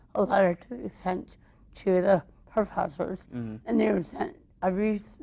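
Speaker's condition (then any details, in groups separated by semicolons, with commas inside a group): Cerebral palsy, mild; speech sounds atypical, had early speech therapy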